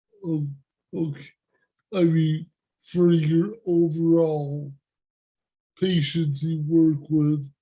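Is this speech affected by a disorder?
Yes: cerebral palsy; speech impairment.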